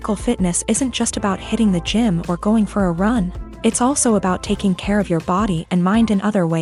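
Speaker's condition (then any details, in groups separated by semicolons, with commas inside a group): No condition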